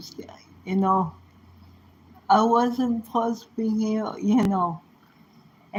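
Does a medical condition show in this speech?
Yes: cerebral palsy; present from birth.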